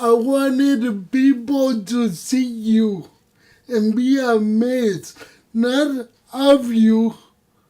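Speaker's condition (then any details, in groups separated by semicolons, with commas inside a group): Cerebral palsy; no voice control, unusual voice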